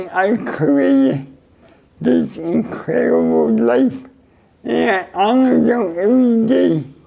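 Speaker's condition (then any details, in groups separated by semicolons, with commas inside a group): Cerebral palsy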